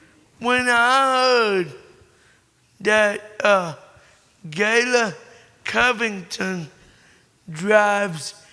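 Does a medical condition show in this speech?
Yes: cerebral palsy; born premature.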